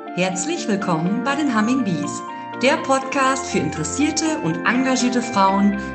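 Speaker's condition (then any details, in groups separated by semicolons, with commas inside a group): No condition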